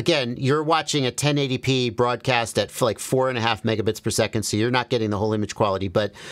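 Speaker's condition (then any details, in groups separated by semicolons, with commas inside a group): No condition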